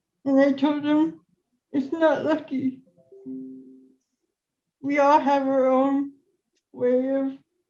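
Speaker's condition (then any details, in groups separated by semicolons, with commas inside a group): Cerebral palsy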